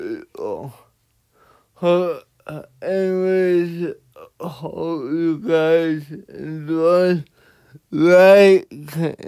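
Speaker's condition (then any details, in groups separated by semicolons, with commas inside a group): Cerebral palsy; atypical speech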